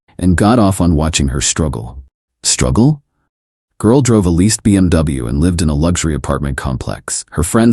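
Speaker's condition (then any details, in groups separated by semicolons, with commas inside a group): No condition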